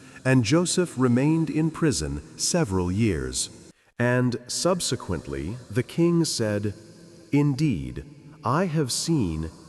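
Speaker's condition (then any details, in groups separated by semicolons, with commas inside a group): No condition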